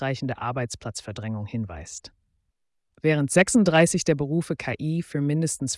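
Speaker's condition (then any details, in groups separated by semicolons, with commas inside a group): No condition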